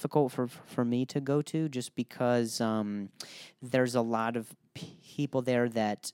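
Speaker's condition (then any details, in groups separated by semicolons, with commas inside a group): Stuttering; attends National Stuttering Association meetings, declines speech pathologist suggestions such as breathing techniques; worse on stage when rushing and trying harder, occurs over phone, different cadence, throat shake; repeated words, blocks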